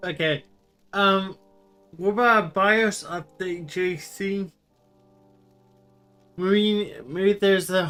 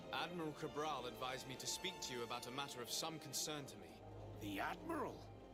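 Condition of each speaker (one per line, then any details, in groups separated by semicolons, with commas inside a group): Cerebral palsy; wheelchair user
No condition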